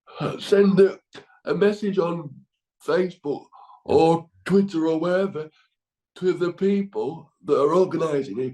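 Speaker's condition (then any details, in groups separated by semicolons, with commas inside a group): Cerebral palsy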